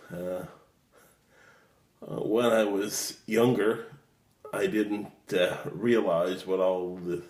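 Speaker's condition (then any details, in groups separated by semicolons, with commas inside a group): Cerebral palsy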